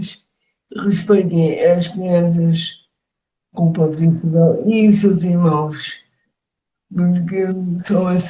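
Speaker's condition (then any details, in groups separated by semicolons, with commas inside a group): Cerebral palsy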